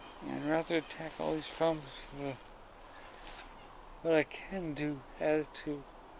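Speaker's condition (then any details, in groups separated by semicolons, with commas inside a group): Parkinson's disease; brain surgery; 19 years since onset, recumbent cycling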